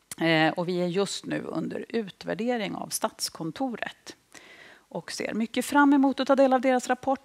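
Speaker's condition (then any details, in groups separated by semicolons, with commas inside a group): No condition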